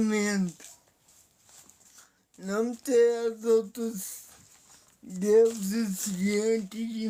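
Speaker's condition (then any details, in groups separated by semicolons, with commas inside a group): Paralysis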